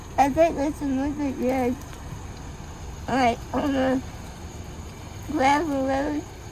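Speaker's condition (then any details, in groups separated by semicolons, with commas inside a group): Spinal muscular atrophy type 2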